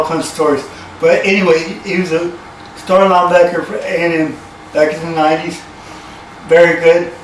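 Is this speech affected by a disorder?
Yes: cerebral palsy; from birth.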